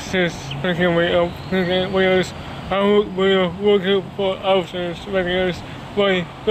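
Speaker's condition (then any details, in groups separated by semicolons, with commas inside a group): Cerebral palsy; speech disability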